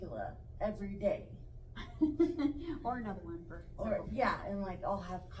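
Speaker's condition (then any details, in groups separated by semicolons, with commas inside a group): Traumatic brain injury; severe, tracheostomy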